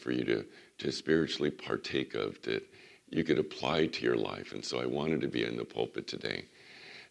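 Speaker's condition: Vocal cord surgery recovery; resting voice

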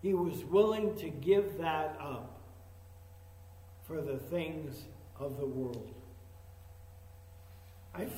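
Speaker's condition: ALS; no cure

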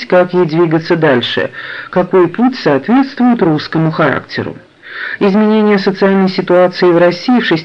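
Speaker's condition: No condition

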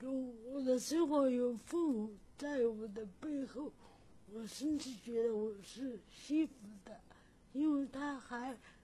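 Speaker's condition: Cerebral palsy; oxygen deprivation during breech delivery

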